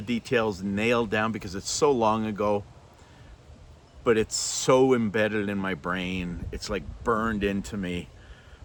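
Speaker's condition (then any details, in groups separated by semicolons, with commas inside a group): No condition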